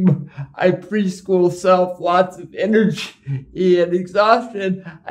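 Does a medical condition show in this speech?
Yes: cerebral palsy; powered wheelchair.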